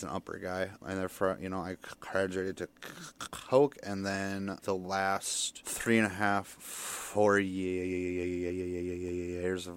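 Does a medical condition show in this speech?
Yes: stutter; stutter since childhood, at least age 8, physically bullied for it; still stutters, public speaking and live energy healing sessions still hard, some days easier; no stutter when drunk from age 13, or high on stimulants after 24 hours awake; here repeated sounds, prolonged sounds.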